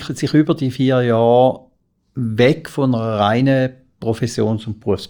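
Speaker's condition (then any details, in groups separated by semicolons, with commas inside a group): No condition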